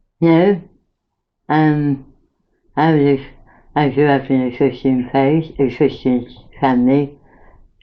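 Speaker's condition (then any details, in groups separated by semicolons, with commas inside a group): Mouth cancer after operations; tracheotomy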